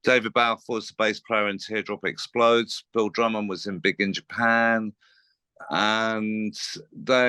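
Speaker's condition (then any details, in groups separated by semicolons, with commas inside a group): No condition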